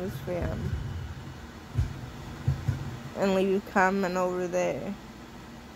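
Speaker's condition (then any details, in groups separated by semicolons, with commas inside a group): Cerebral palsy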